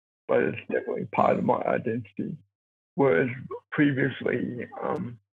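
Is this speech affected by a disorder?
Yes: cerebral palsy; born two months premature.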